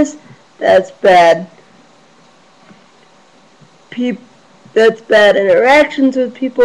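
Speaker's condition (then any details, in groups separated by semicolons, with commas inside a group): Cerebral palsy; wheelchair bound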